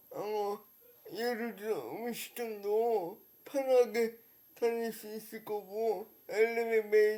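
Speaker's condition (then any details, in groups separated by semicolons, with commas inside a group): Brain lesion disability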